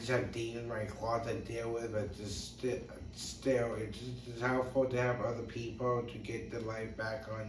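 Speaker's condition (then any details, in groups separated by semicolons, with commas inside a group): Brain injury; tongue cut off at age 5; brain injury limits abilities sometimes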